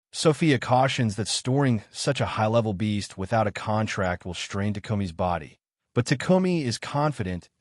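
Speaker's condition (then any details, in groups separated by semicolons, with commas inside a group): No condition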